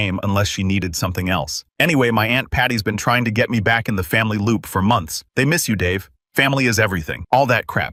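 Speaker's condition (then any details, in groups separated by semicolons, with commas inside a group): No condition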